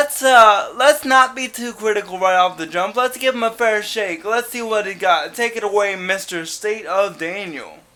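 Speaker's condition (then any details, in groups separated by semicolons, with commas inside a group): Cerebral palsy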